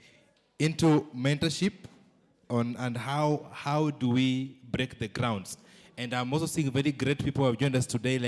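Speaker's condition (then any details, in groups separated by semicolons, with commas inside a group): No condition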